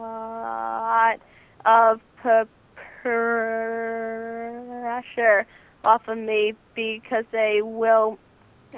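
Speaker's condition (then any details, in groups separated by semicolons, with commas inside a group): Stuttering; stuttering since beginning to talk, speech therapy with own speech therapist; about 18, starting college, therapy every two weeks, summer three-session intensive, Friends National Association; needs extra time to speak, letters to teachers, friends avoid filling in words; repeated sounds, prolonged sounds, blocks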